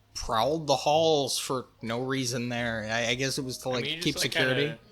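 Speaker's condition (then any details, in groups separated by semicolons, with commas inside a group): No condition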